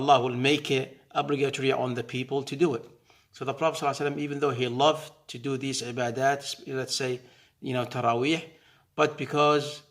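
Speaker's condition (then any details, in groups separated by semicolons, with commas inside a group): No condition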